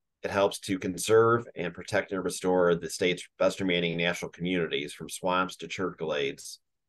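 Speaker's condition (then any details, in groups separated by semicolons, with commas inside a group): No condition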